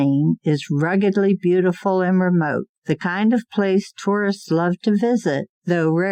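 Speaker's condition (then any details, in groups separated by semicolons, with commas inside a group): No condition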